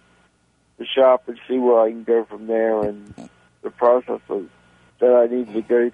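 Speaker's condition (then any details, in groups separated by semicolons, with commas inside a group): Cerebral palsy; wheelchair user, one good left hand, right hand virtually non-functional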